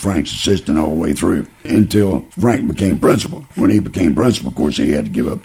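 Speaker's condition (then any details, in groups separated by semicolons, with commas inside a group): Laryngeal cancer; all intake through feeding tube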